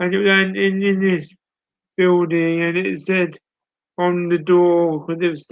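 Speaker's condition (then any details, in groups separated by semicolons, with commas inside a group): Cerebral palsy; full-time wheelchair user; speech impairment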